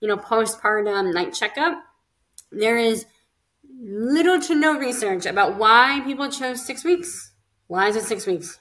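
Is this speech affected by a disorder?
Yes: cleft lip and palate; congenital cleft lip and palate, speech therapy.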